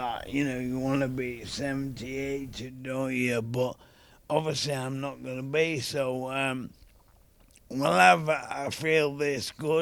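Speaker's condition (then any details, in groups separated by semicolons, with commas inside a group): ALS; young onset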